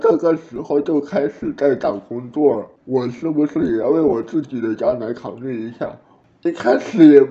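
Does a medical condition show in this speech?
Yes: cerebral palsy; birth asphyxia, blue at birth, over ten minutes of resuscitation, diagnosed in infancy at provincial hospital, legs affected, early rehabilitation, learned to walk; some words unclear despite great effort to speak clearly, edited for fluency, childhood drooling from delayed saliva swallowing.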